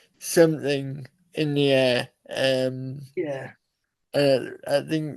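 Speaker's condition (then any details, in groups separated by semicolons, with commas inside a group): Cerebral palsy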